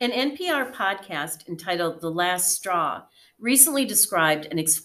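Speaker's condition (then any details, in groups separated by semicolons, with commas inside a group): No condition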